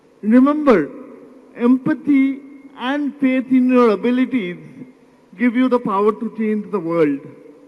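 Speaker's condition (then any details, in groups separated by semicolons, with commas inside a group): Cerebral palsy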